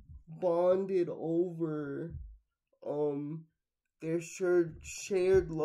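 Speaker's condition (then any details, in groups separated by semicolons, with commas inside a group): Cerebral palsy, mixed, mild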